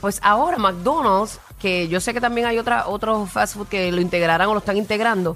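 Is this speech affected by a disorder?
No.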